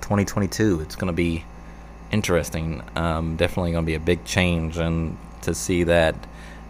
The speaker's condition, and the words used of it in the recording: No condition.